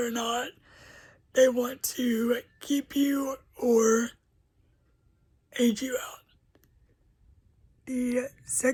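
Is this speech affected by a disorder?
Yes: cerebral palsy; uses a wheelchair.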